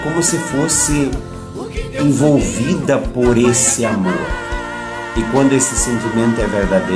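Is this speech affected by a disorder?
No.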